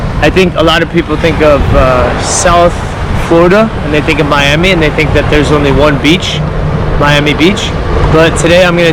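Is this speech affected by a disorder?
No.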